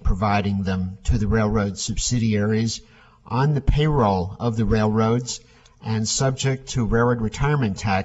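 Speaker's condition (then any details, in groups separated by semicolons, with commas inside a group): No condition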